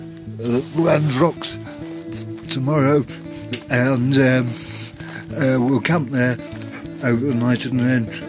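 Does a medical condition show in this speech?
Yes: cerebral palsy.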